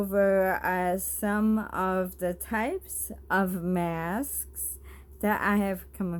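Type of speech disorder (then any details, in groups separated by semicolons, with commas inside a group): Bulbar dysarthria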